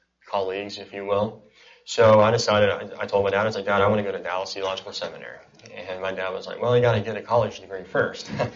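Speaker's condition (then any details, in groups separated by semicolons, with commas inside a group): Cleft palate and cleft lip; congenital cleft palate and cleft lip, present from birth in Kuwait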